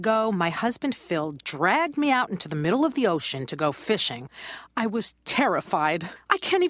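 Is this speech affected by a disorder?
No.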